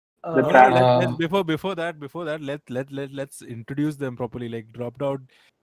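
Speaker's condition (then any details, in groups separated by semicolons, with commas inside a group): No condition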